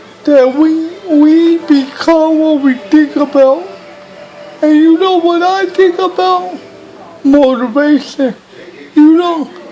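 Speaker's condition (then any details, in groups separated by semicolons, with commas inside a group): Cerebral palsy; speech hard to understand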